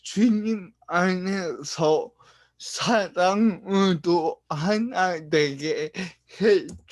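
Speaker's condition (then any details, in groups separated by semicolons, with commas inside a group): Brain lesion disability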